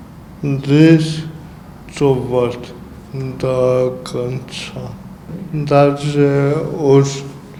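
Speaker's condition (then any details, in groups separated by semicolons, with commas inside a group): Cerebral palsy; limited physical abilities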